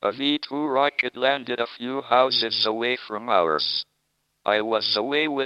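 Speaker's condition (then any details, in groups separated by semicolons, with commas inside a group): Motor neurone disease, speech-generating device; onset age 21 during Cambridge PhD, tracheostomy after pneumonia at CERN, cannot walk, wheelchair user; speaks only through computerized voice; early speech impediment, steadily worsened, voice lost after tracheostomy, earlier thumb-controlled voice box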